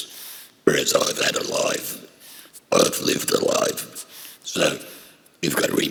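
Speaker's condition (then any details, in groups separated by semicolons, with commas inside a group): Laryngectomy for throat cancer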